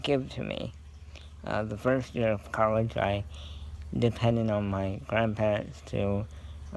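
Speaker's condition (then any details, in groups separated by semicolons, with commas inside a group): Cerebral palsy; scoliosis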